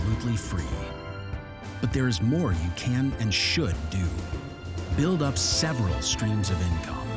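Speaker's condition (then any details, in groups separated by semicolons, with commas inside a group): No condition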